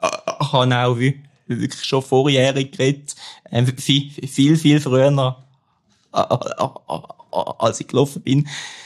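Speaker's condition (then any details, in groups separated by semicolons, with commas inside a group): Stuttering; stuttering since about age 3.5, persisting, childhood self-experiments like robot-like speaking; affected in certain situations, varies better or worse, fluent when singing; repeated sounds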